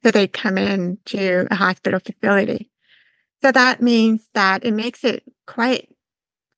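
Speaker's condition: Severe to profound hearing loss; learned to listen and speak through early intervention in England

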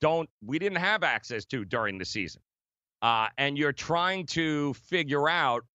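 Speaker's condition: No condition

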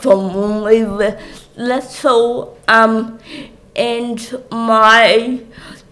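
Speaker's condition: Cerebral palsy; uses wheelchair, difficulty with coordination

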